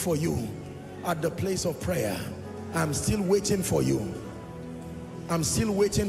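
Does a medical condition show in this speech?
No.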